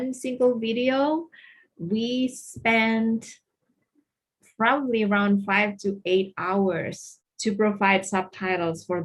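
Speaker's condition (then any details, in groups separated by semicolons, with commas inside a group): No condition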